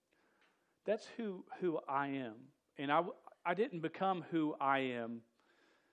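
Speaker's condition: Stuttering; persistent stutter, self-described stubborn stutterer; stutters during sermon; stuttered on word Hellenist, audience must wait until words come out; repeated words, prolonged sounds

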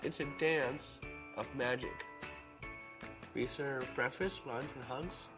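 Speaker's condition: Down syndrome; diagnosed disability

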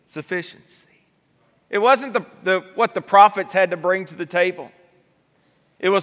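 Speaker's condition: No condition

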